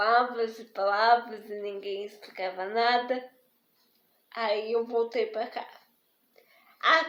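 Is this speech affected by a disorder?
Yes: spastic diplegic cerebral palsy.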